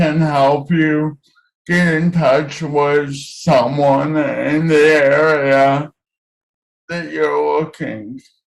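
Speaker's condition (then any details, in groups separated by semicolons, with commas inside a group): Cerebral palsy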